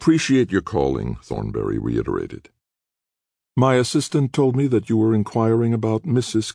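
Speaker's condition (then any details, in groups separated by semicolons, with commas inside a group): No condition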